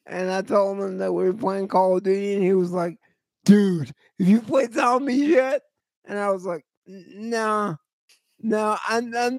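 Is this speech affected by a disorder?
Yes: cerebral palsy; eyes wander, trouble focusing eyes, difficulty focusing in vr, wears eyewear partly because of wandering eyes; voice always shot.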